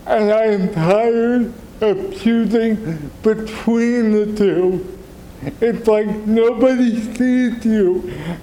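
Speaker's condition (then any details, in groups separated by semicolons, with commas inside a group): Cerebral palsy; wheelchair user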